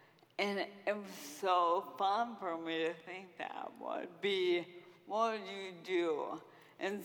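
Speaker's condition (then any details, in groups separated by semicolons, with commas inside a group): Friedreich's ataxia; diagnosed in twenties at u of m, progressive, wall-supported gait then wheelchair, service dog, no cure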